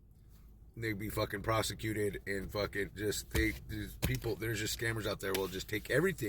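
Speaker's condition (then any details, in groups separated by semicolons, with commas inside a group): No condition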